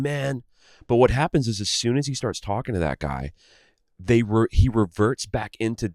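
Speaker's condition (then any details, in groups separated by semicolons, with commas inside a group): No condition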